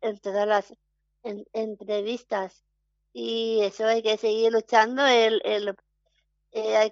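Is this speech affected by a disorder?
Yes: Down syndrome; early intervention in childhood with speech therapy and early stimulation; interviewed by telephone.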